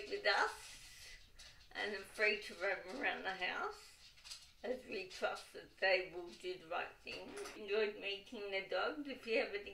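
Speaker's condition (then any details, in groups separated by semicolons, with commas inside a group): Cerebral palsy, dystonic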